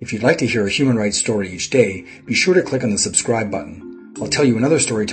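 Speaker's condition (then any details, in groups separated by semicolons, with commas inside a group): No condition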